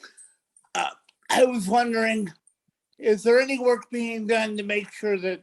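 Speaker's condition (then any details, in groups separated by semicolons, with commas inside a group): Cerebral palsy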